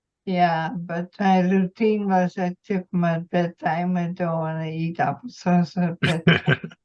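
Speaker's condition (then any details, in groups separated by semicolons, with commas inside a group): Multiple system atrophy; swallowing trouble, slurring, slow speech, some days no voice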